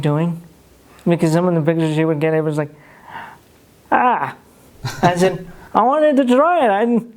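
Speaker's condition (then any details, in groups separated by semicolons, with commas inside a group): Cerebral palsy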